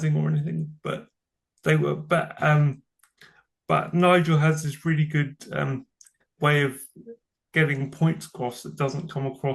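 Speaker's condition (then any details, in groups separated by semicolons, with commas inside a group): Cerebral palsy; from birth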